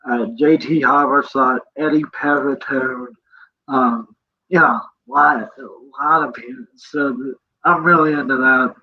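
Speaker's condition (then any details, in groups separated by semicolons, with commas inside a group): Cerebral palsy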